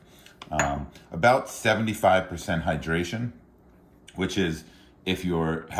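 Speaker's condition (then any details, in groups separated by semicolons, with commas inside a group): No condition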